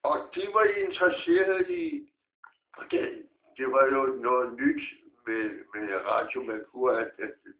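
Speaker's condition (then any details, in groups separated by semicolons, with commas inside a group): Parkinson's disease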